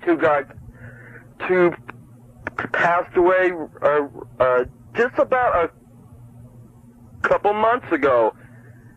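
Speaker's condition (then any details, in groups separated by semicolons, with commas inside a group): Stuttering; little stuttering noticed during this call, while angry; stutters less when worked up or angry about a topic; repeated sounds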